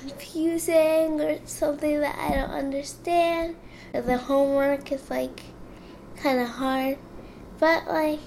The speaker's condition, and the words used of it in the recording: Cerebral palsy. It's harder to actually, like, say it in the way that I say it in my head.